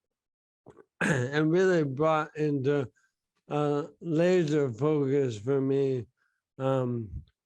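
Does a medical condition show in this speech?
Yes: bulbar onset ALS; diagnosed within the year; speech and swallowing most affected.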